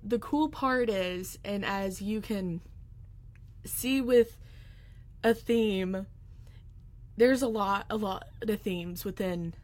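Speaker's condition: Stuttering; fear of speaking in front of groups, school accommodations for presenting projects, found national stuttering association; many fears about speaking; prolonged sounds

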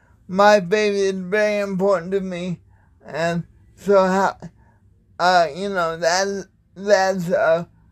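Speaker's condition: Cerebral palsy

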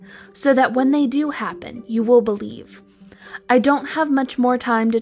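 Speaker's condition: No condition

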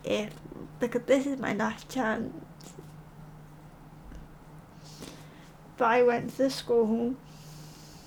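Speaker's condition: Cerebral palsy

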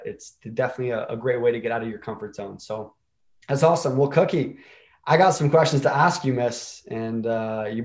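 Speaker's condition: No condition

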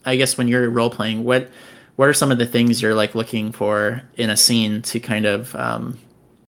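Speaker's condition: No condition

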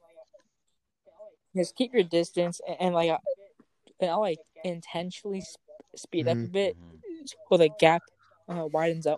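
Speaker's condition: Stutter; classified as special education under California law because of stutter; struggles getting words out, others often finish sentences, often very quiet subtle voice, can be loud; prolonged sounds

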